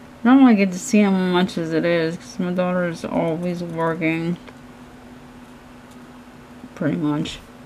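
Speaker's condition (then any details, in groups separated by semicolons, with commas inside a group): Cerebral palsy; hands affected, shaking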